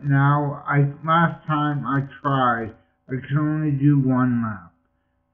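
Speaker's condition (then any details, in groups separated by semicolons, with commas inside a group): Multiple sclerosis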